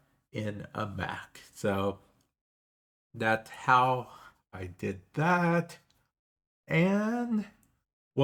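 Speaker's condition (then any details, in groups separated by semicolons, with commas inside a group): Cerebral palsy; affects speech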